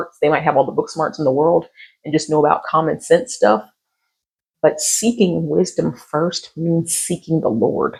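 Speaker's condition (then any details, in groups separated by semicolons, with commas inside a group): No condition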